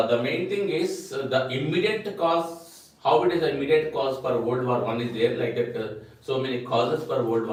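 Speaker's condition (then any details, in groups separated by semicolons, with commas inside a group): No condition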